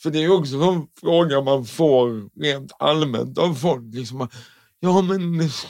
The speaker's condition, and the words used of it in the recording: Cerebral palsy. Så du låter inte riktigt som alla andra.